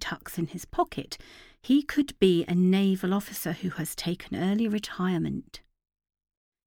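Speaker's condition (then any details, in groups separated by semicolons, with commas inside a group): No condition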